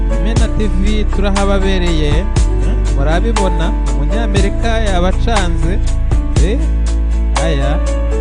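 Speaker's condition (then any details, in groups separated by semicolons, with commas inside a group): No condition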